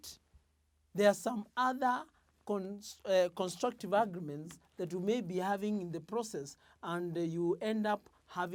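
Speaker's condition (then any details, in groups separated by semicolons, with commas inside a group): No condition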